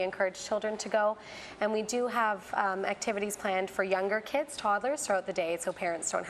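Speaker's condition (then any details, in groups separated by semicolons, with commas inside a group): No condition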